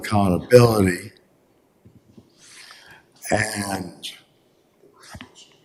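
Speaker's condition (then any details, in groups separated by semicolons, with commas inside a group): Traumatic brain injury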